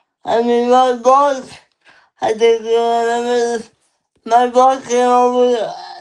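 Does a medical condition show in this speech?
Yes: cerebral palsy; lifelong; limited energy.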